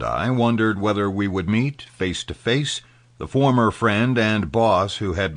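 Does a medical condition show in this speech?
No.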